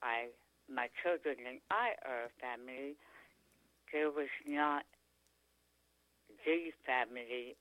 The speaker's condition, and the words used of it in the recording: Tongue cancer surgery. Today I'm speaking, which, and pretty clearly also, I'm able